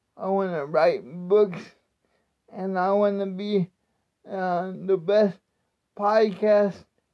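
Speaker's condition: Cerebral palsy; speech not affected by disability

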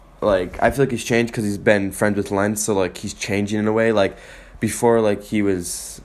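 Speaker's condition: No condition

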